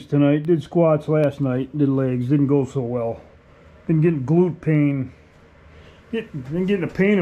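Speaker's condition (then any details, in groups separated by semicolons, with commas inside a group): No condition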